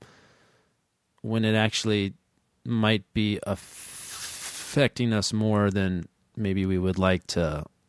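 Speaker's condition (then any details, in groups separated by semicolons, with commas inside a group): Stuttering; past therapy with fluency training, avoidance reduction, same therapy as Roisin; tightening during blocks, struggle in technical talk, can modify stutter; blocks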